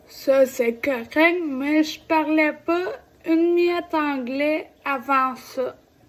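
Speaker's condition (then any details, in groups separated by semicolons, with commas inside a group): Ataxia; degenerative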